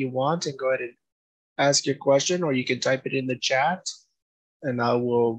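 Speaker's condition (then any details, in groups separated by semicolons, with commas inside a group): No condition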